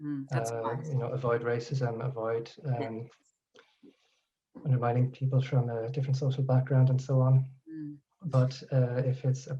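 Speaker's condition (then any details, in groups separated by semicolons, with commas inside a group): No condition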